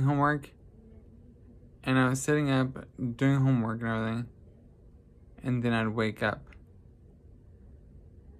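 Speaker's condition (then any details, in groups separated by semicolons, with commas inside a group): Traumatic brain injury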